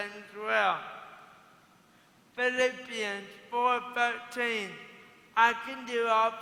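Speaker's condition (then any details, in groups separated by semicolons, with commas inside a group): Cerebral palsy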